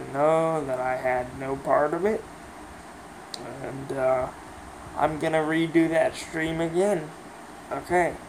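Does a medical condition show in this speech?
Yes: cerebral palsy, mild.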